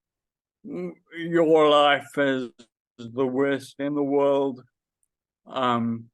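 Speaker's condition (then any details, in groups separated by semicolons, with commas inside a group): Friedreich's ataxia; does voice exercises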